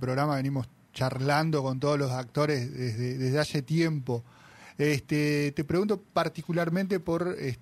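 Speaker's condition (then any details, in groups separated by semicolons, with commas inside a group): No condition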